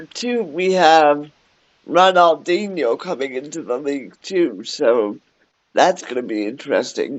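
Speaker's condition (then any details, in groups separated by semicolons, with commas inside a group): Cerebral palsy; cerebral palsy, wheelchair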